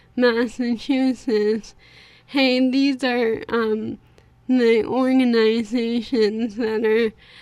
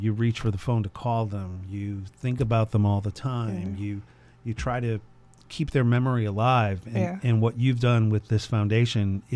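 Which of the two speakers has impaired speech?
The first: ALS; bulbar onset, minor ENT nose surgery; progressive, treatment slowing progression; impeded, more nasal speech, cognition intact.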